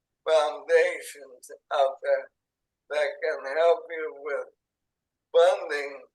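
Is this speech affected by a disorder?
Yes: ALS; onset in hands and arms, tracheostomy.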